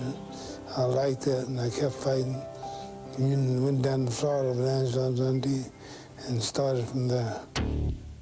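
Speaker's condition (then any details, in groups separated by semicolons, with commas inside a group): Parkinson's syndrome; sometimes slurred speech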